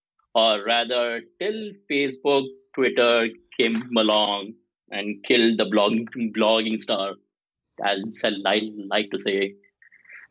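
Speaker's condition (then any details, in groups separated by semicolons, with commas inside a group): Stuttering; may block on some words, may repeat sounds; repeated sounds, prolonged sounds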